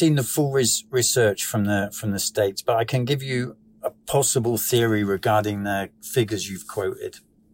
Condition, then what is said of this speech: None; typical speech.